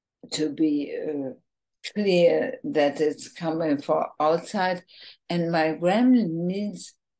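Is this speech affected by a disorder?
Yes: ALS, bulbar form, bulbar onset.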